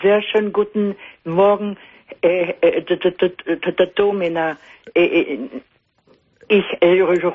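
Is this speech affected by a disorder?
Yes: stuttering; childhood onset, noticed at age 10, lifelong; still stuttering at 61, past therapies including breathing therapy from Holland; not fluent, stutter audible on call, at worst half a day per word, partly improved by therapy; here repeated sounds, blocks.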